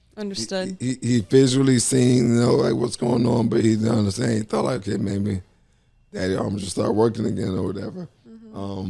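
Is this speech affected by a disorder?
Yes: ALS.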